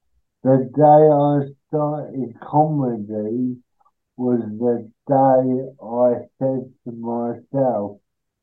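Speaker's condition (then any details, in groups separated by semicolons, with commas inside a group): Cerebral palsy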